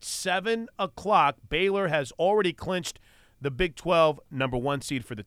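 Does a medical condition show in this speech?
No.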